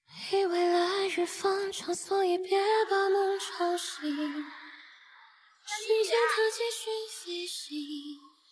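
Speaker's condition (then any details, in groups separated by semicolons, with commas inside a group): No condition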